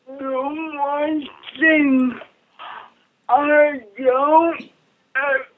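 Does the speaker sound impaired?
Yes: cerebral palsy; from birth; speech hard for others to understand, friend Judy interprets and repeats her answers for listeners.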